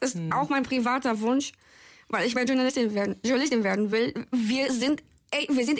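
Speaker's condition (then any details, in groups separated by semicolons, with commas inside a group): Down syndrome; from birth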